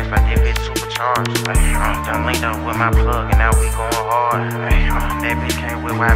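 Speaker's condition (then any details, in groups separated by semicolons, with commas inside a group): No condition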